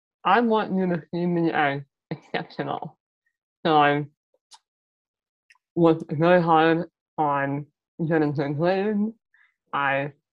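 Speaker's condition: Muscular dystrophy; needs captions

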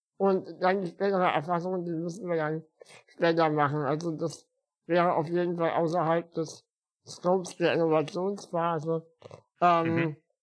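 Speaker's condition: Spinal muscular atrophy; spinal muscular atrophy since birth, physical disability, uses wheelchair

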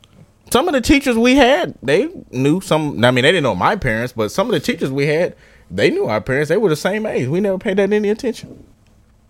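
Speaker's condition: No condition

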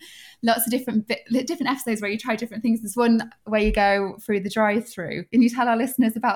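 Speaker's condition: No condition

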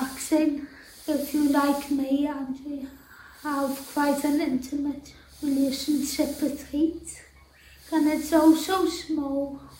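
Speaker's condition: Tracheostomy and ventilator dependent

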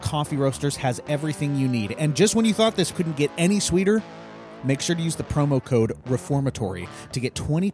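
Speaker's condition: No condition

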